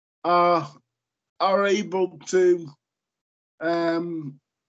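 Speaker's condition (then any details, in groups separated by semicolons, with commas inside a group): Cerebral palsy; lifelong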